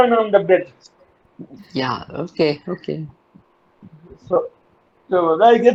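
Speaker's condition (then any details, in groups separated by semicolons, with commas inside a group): Cerebral palsy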